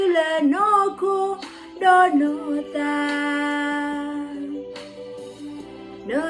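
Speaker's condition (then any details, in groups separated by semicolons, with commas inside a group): No condition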